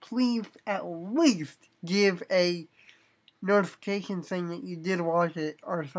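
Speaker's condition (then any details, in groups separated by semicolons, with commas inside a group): Cerebral palsy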